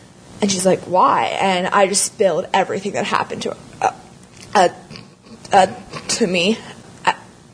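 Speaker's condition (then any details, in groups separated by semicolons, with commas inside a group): Stuttering; stuttering recognized as a problem around fourth grade after changing schools, first met others who stutter through Our Time at 16; stuttered a lot on own name in tenth grade, used tricks to hide stuttering; repeated sounds, blocks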